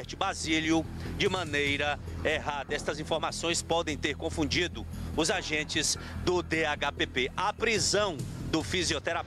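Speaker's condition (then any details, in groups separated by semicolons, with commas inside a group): No condition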